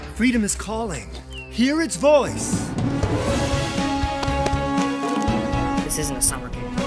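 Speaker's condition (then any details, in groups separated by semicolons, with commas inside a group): No condition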